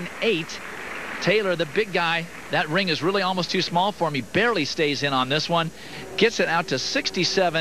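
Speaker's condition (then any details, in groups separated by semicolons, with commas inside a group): No condition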